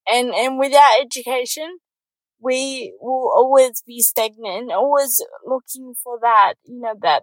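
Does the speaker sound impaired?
Yes: cerebral palsy; congenital cerebral palsy, born in New Zealand, moved to Australia on doctors' advice.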